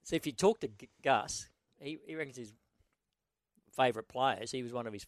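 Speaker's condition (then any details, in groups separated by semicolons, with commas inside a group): No condition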